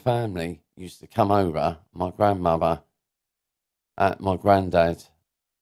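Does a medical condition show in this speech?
Yes: cerebral palsy; diagnosed as baby.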